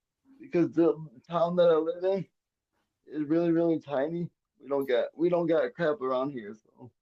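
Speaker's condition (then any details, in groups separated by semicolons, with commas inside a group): Cerebral palsy, quadriplegic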